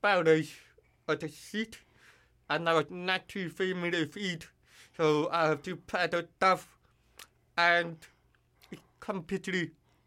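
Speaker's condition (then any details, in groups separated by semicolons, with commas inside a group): Hearing loss with cochlear implant; water-resistant cochlear implant on ear hook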